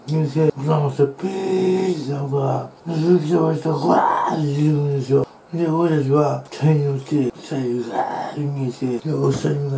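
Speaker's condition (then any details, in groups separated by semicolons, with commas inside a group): Tongue cancer, partial glossectomy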